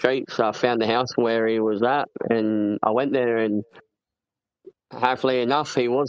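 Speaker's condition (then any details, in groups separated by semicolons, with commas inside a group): Cleft palate; congenital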